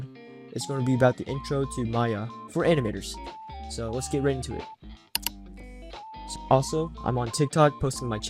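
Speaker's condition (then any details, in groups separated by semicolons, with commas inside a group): No condition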